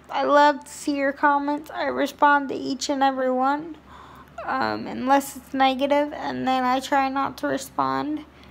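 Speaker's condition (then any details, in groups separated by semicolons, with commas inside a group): Cerebral palsy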